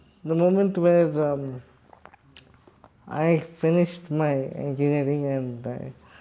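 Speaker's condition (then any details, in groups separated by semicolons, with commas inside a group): Cerebral palsy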